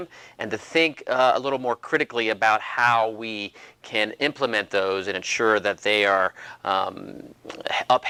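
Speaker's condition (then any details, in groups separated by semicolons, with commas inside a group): No condition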